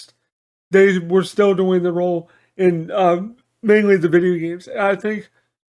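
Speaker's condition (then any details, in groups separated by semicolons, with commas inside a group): Cerebral palsy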